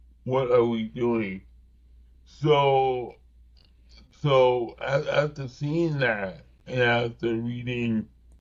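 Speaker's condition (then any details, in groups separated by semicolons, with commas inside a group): Cerebral palsy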